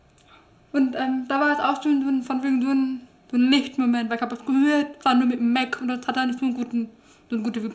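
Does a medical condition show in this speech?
Yes: deafness; hearing loss from childhood, formerly hard of hearing, now deaf per ENT doctor, GL on disability card; no cochlear implant, cochlear implant surgery considered, lip reading, learning sign language.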